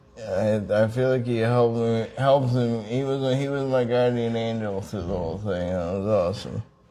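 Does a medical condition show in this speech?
Yes: traumatic brain injury; stuttering, unclear speech, pausing and deep breath help.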